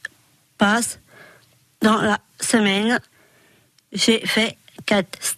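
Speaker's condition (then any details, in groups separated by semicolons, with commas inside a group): Down syndrome (Trisomy 21); age 31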